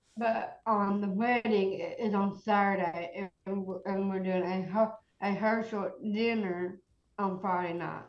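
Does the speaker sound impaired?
Yes: Down syndrome; diagnosed at birth, heart defect, open heart surgery; 25 years old.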